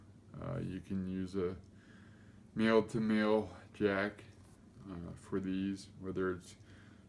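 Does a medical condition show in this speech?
Yes: cerebral palsy; affects gait and walking.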